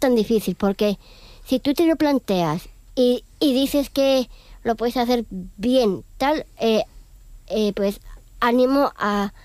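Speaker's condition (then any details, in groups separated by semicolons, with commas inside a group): Down syndrome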